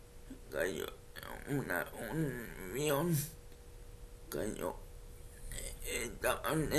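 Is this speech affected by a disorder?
Yes: cerebral palsy; uses wheelchair.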